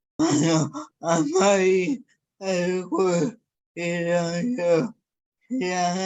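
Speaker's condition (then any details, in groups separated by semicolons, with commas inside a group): Cerebral palsy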